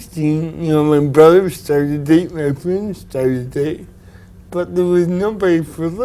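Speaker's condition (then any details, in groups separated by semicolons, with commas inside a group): Cerebral palsy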